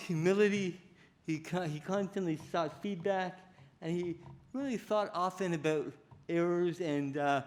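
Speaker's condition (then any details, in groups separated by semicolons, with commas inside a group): Cerebral palsy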